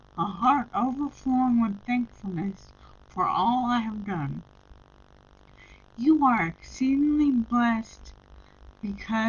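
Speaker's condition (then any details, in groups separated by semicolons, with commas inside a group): Brain injury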